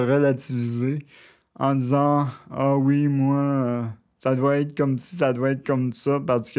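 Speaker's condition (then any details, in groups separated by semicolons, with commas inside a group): Cerebral palsy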